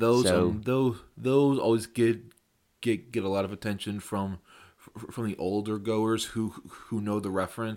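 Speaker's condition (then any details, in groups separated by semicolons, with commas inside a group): Stuttering and speech impediment; pretty significant stuttering, also speech impediment; stutters present in this recording, left unedited by dad; repeated sounds, repeated words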